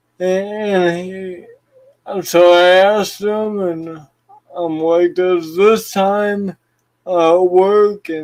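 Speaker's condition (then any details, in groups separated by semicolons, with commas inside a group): Cerebral palsy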